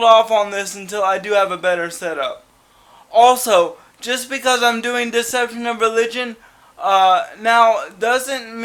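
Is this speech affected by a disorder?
Yes: cerebral palsy.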